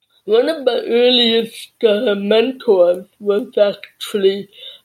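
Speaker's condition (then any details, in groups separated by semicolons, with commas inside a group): Deafness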